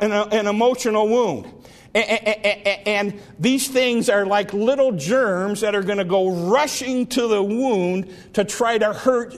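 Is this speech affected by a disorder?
No.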